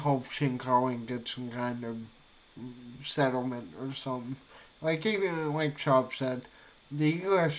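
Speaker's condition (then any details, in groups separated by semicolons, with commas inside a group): Cerebral palsy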